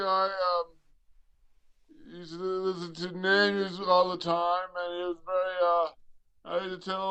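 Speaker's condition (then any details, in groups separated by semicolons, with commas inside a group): Traumatic brain injury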